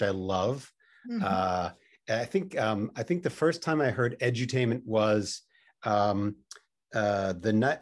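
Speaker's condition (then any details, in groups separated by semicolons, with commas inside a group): No condition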